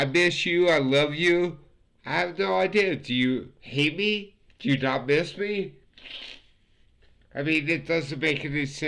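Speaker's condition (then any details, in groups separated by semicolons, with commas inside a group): Multiple sclerosis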